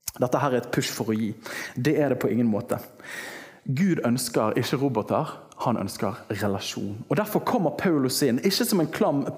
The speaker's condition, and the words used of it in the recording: No condition.